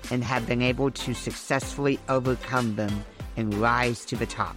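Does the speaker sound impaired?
No.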